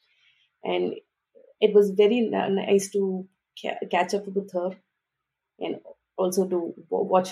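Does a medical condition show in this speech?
Yes: stuttering; stuttering since about age 3, grew up in India speaking Telugu, English and Hindi; variable, some days fluent even in stand-up meetings, other days hard to get words out; blocks and pauses, hard syllables and phonics trigger blocks, nervous in groups; here repeated sounds, prolonged sounds.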